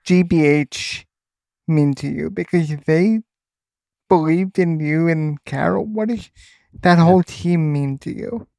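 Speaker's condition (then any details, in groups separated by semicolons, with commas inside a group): Cerebral palsy; since birth, uses wheelchair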